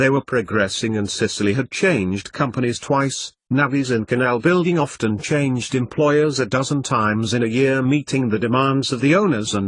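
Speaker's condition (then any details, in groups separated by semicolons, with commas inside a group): No condition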